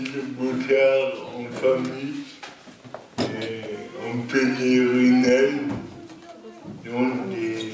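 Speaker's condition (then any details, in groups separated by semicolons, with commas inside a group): Cerebral palsy; lifelong, non-progressive; stable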